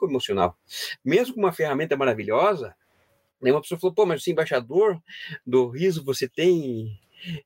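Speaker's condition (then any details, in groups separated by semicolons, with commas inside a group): No condition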